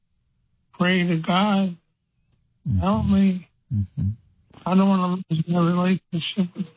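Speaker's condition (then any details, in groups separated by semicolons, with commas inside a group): Parkinson's disease; 12 years since onset, progressively worsening; losing ability to walk and talk, condition getting worse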